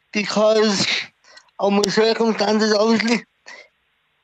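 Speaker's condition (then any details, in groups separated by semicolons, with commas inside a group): Cerebral palsy; secondary scoliosis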